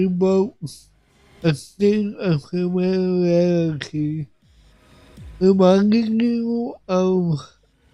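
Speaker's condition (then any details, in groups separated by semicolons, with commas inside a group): Cerebral palsy; affects voice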